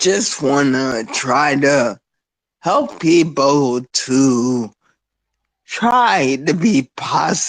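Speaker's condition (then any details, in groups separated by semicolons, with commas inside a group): Spinocerebellar ataxia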